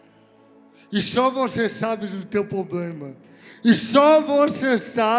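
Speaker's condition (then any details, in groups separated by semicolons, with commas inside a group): Cerebral palsy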